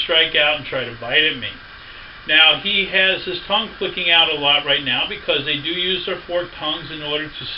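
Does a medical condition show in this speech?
No.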